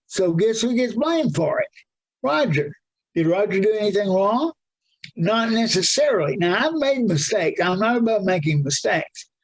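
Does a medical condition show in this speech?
Yes: cerebral palsy, severe.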